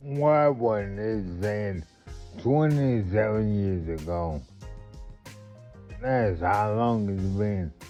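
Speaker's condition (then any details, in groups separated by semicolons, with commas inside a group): Multiple sclerosis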